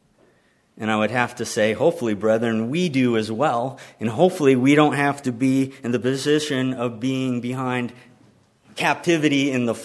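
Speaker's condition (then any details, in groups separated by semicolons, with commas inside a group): No condition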